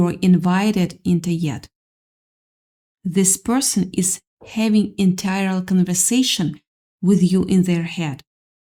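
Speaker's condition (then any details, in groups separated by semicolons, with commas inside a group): No condition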